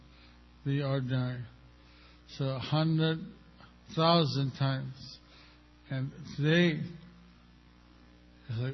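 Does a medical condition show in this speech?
Yes: stroke with facial paralysis; hard to speak clearly due to facial paralysis, may be hard to understand, speeds up when excited.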